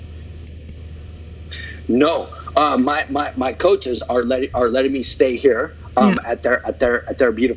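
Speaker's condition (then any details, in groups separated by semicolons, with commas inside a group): Stuttering; severe stuttering with Tourette since childhood, vocal tics incl. huey, practiced speaking to drum set from age 9; still present but very manageable; stuttered very badly growing up, vocal tic huey before, during, after every word; repeated sounds, repeated words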